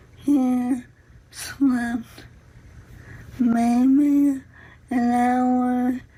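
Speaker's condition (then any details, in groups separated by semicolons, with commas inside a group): ALS; onset in legs, noticed while running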